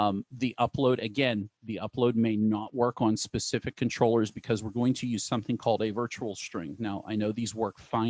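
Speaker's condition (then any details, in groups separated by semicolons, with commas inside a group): No condition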